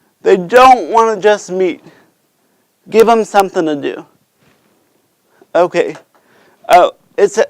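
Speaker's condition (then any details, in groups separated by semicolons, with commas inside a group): Cerebral palsy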